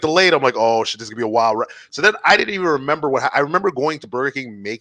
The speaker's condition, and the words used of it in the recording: No condition.